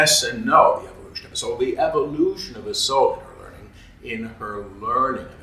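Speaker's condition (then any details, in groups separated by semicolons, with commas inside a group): No condition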